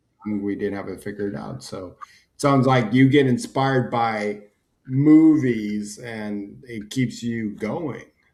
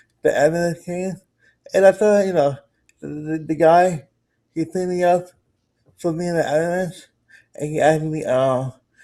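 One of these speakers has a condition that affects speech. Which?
The second: cerebral palsy; present from birth, muscles do not work properly; lifelong condition.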